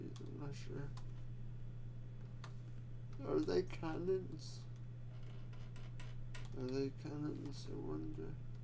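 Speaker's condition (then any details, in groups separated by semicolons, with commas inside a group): Quadriplegic cerebral palsy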